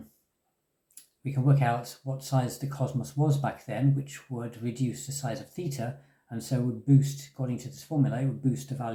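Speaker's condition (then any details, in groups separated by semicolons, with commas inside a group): No condition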